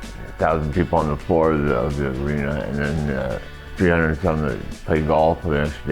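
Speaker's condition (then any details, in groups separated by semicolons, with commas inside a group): Parkinson's disease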